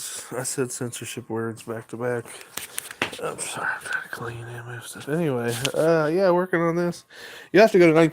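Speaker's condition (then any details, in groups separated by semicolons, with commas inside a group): No condition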